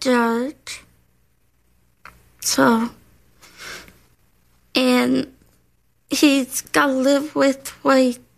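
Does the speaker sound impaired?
Yes: accident-damaged hearing; permanent accident damage to hearing, vision and balance, dozens of surgical procedures, relearned walking; relearned speaking after accident.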